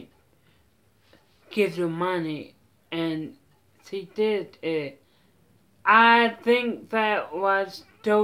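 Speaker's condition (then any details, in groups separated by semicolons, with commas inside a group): Mild cerebral palsy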